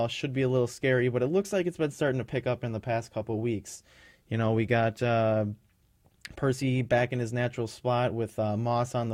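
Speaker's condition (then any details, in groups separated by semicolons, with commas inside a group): No condition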